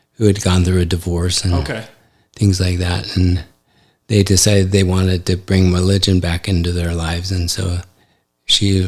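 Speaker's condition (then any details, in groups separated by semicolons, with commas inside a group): ALS; affects hand function; recently diagnosed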